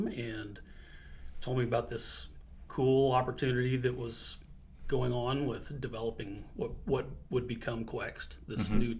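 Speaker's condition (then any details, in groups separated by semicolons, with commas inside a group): No condition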